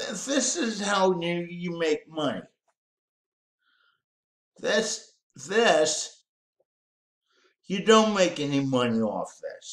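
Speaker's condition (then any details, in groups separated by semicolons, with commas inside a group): Cerebral palsy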